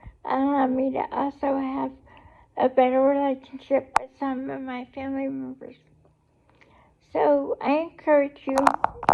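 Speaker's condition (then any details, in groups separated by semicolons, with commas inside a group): Cerebral palsy; able to talk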